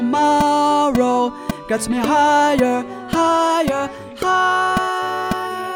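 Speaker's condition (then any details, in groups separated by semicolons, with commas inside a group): No condition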